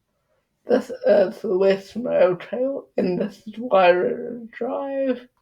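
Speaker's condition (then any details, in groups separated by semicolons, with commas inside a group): Cerebral palsy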